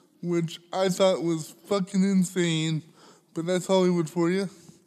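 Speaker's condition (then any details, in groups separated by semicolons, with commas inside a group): Cerebral palsy; smokes a lot of cannabis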